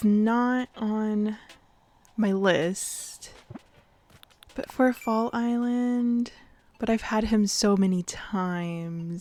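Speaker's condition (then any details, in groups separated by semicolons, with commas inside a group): No condition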